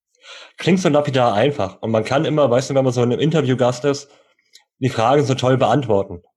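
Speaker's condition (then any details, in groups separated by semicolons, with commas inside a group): Cleft lip and palate; jaw and palate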